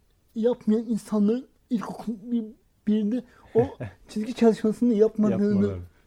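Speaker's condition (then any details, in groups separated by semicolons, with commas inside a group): Cerebral palsy; no speech or walking until age 6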